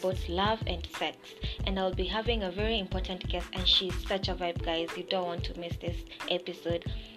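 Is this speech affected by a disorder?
No.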